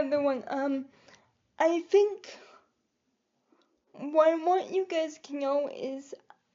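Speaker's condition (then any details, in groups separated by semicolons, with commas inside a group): Cerebral palsy; quadriplegic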